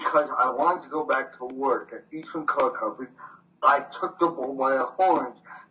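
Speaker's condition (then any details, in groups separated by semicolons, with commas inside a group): Voice box damage from tracheostomy; cannot sing as before, ongoing voice challenge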